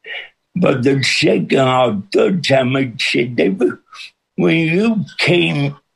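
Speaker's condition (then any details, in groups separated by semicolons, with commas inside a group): Cerebral palsy with speech impediment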